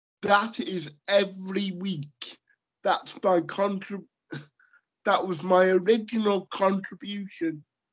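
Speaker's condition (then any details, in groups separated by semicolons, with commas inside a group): Cerebral palsy; lifelong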